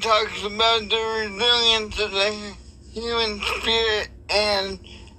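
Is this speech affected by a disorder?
Yes: cerebral palsy; wheelchair user.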